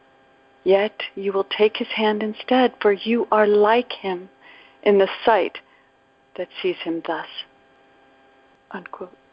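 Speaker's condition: No condition

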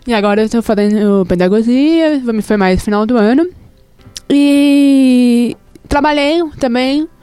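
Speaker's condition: Deafness, profound left, severe right; speech therapy almost whole life, cannot make phone calls

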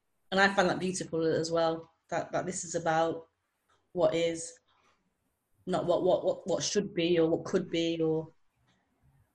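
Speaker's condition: Stammer; formerly a big problem in life and part of identity; stammer no longer felt as a problem or obstacle; speech flows more easily when talking about non-duality, less stammering; repeated sounds

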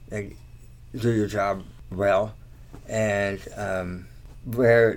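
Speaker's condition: Tongue cancer surgery; three or four tongue surgeries

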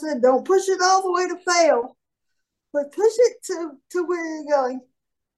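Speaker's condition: Cerebral palsy; declined physical therapy

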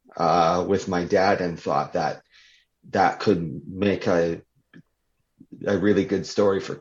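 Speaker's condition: Stuttering; stutter since childhood, ongoing as adult; unpredictable which words will be hard to say, constant ambush, words felt physically throughout body; repeated words, blocks

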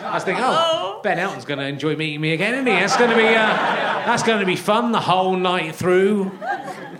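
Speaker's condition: No condition

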